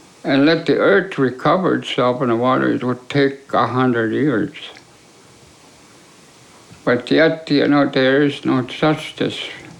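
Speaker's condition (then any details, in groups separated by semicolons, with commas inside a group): ALS; affects swallowing and speech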